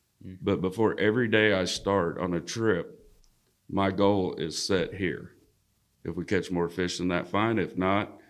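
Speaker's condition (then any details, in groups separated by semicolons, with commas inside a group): No condition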